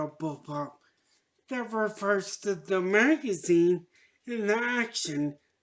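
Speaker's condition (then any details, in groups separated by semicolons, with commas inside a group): Traumatic brain injury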